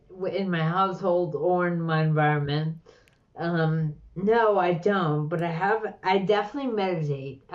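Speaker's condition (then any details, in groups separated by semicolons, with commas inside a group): Slurred speech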